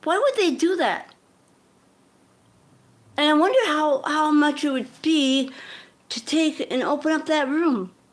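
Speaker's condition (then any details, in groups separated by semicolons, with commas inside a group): Cerebral palsy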